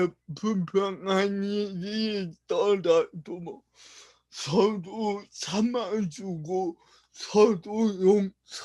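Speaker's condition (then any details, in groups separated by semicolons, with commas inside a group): Brain lesion disability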